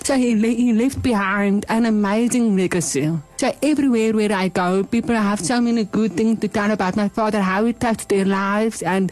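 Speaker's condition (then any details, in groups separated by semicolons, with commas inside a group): Hearing loss; bilateral cochlear implants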